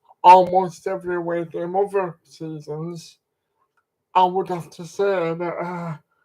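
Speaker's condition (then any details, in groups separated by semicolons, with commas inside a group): Cerebral palsy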